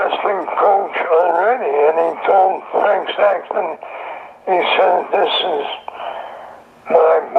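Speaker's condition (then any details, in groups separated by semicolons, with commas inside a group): Throat cancer; survivor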